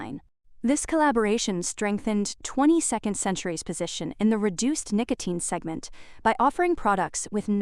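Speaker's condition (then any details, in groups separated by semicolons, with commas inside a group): No condition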